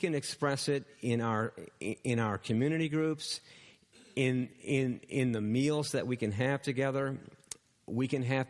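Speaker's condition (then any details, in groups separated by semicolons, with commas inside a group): Stuttering; self-described stutterer; self-reported; repeated words, prolonged sounds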